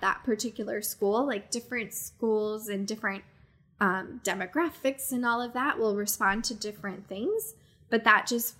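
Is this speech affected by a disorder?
No.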